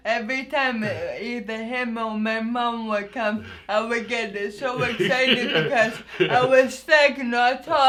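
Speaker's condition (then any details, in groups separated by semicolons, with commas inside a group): Anoxic brain injury; yes/no by mouth or tongue, thickened liquids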